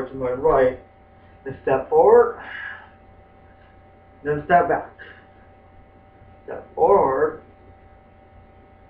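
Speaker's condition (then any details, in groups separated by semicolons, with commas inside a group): Spastic quadriplegic cerebral palsy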